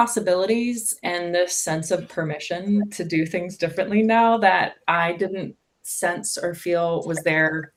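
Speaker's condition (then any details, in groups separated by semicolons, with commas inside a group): No condition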